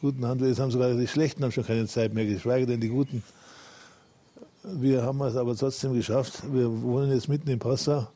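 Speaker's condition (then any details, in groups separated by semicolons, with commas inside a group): Parkinson's disease; feels symptom-free when well adjusted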